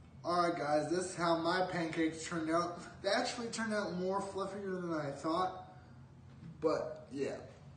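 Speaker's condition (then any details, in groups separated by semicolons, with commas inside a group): Cerebral palsy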